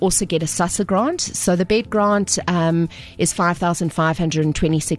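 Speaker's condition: No condition

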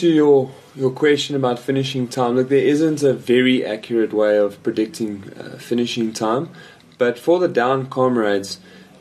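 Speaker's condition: No condition

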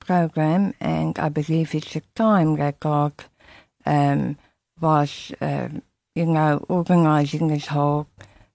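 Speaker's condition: Tongue removal for cancer; two surgeries, 8-hour resection with skin graft free flap reconstruction, small back part left; about 20 years since onset, speech audibly changed per host, can swallow without feeding tube; relearned speaking from scratch with speech therapist, could not speak after surgery, remaining tongue enables swallowing

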